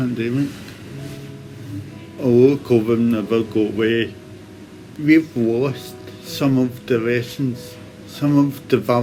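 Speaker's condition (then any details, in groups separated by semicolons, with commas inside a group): Cerebral palsy; complex operation for condition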